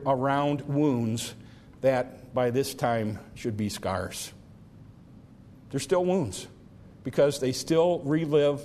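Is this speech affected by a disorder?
No.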